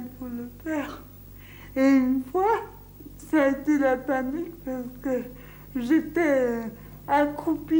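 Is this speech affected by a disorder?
Yes: cerebral palsy; worked hard on intelligibility, improved over time.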